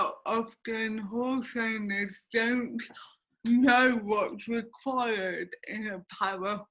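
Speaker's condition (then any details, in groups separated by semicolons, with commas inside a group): Cerebral palsy; affects speech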